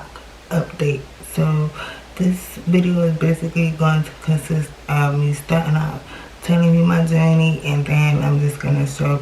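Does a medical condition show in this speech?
Yes: cerebral palsy.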